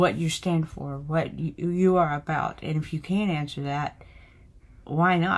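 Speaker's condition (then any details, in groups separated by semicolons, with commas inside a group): No condition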